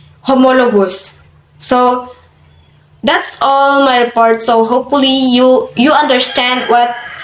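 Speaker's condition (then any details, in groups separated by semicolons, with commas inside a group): No condition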